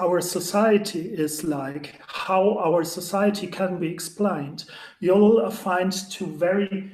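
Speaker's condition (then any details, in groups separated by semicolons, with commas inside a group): No condition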